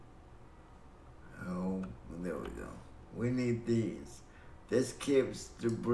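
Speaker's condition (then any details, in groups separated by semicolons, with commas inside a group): Cerebral palsy; breathing fine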